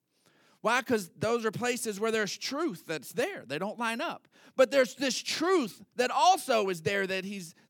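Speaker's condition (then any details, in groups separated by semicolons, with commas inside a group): No condition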